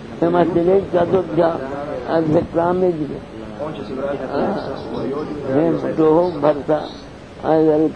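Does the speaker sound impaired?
Yes: deafness; cannot hear audience questions; long fluent English story narration, questions from listeners not taken.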